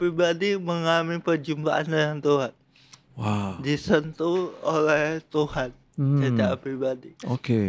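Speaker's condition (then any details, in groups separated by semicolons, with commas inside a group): Cerebral palsy; from birth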